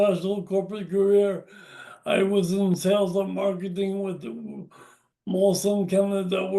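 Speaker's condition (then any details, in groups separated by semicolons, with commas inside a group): Brain injury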